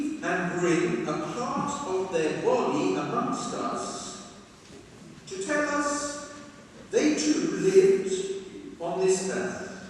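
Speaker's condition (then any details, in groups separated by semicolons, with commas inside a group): No condition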